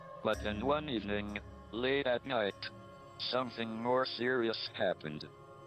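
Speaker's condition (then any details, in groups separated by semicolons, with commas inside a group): Amyotrophic lateral sclerosis, speech-generating device; uses wheelchair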